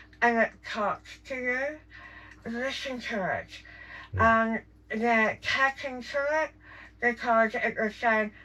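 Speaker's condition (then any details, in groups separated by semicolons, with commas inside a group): Jaw cancer surgery; tracheostomy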